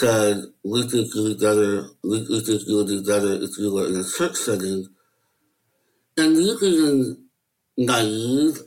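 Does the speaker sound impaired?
Yes: Möbius syndrome; incomplete lip closure, certain letters hard to pronounce, not understood by everybody.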